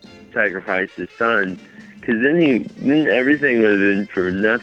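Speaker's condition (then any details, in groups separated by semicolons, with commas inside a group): Mild cerebral palsy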